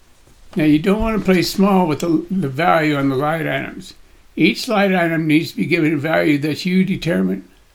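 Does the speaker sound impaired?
Yes: Parkinson's disease; Parkinson's getting in the way a little, daily cardio and gym workouts.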